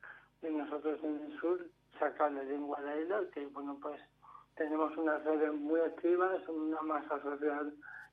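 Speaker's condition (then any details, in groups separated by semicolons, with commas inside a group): Amyotrophic lateral sclerosis; progressive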